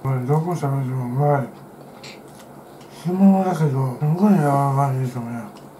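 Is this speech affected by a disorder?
Yes: tongue cancer, partial glossectomy.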